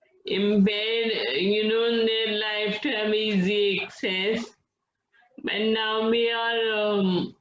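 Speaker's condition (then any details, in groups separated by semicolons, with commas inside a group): Friedreich's ataxia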